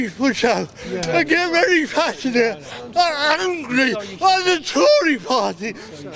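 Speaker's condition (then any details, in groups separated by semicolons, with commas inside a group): Cerebral palsy; from birth; since birth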